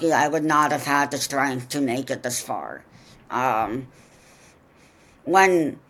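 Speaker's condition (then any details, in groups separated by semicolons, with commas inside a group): Profound deafness; congenital profound deafness, cochlear implants, attended Ohio Valley Voices school in southwest Ohio; wears cochlear implants, hears less well than typical but enough for conversation; excellent conversationalist, natural communicator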